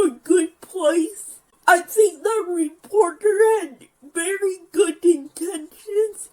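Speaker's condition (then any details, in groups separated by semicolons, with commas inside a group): Physical speech impairment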